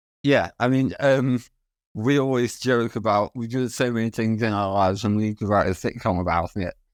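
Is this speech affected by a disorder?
Yes: spinal muscular atrophy.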